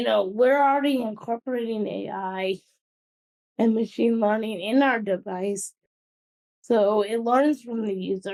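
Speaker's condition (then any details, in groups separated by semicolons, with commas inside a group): Cerebral palsy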